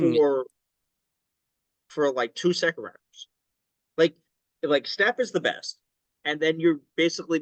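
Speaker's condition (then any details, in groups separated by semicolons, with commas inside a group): No condition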